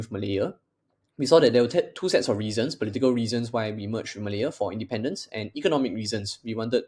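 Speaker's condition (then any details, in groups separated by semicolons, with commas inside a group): No condition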